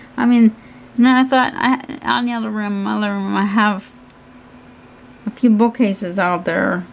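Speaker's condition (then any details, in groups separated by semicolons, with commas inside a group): Cerebral palsy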